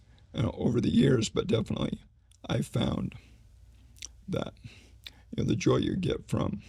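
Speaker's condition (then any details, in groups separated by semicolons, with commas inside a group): ALS; slowly progressing form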